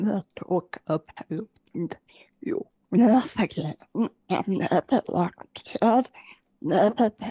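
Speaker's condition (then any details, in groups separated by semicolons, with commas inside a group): Generalized dystonia; generalized, leg weakness; worsens with anxiety, worse at recording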